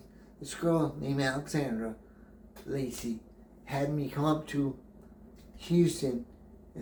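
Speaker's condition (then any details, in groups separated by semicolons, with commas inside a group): Brain injury; memory greatly affected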